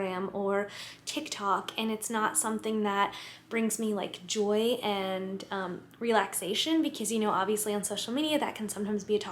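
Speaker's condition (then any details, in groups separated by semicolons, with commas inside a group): No condition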